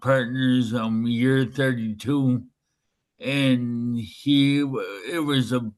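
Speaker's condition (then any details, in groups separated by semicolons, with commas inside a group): Brain injury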